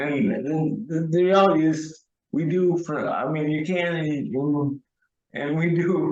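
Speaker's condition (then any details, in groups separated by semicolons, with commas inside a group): Cerebral palsy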